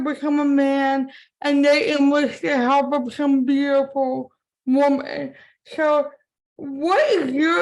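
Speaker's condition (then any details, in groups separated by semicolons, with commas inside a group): Cerebral palsy; from birth; impaired speech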